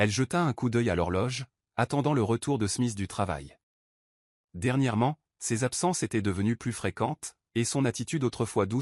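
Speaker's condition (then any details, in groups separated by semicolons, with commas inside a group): No condition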